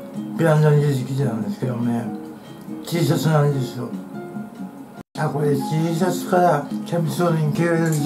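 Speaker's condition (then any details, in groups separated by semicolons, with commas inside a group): Tongue cancer, partial glossectomy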